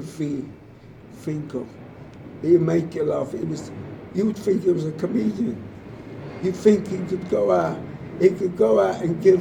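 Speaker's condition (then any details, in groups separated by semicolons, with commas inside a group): Motor neurone disease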